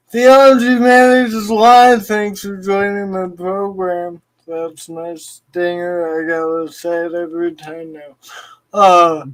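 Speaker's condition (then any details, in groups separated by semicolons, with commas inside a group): Cerebral palsy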